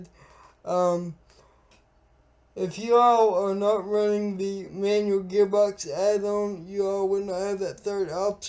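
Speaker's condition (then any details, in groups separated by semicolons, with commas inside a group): Cerebral palsy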